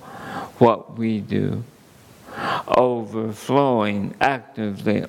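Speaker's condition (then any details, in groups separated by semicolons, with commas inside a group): ALS; seeing doctors for multiple organic issues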